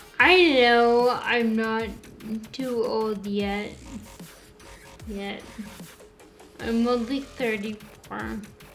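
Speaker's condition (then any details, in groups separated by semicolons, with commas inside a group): Friedreich's ataxia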